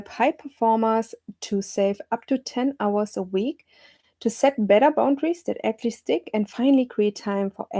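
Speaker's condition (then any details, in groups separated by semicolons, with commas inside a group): No condition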